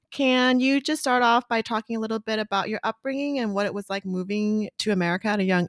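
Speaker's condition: No condition

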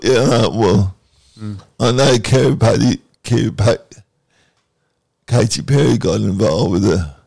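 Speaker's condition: Cerebral palsy

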